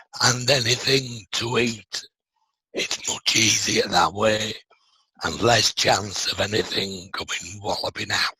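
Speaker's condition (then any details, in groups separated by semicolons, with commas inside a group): Laryngectomy; laryngectomy, voice prosthesis, radiotherapy after operation; seven years since laryngectomy, changes own voice prosthesis; speaks via voice prosthesis valve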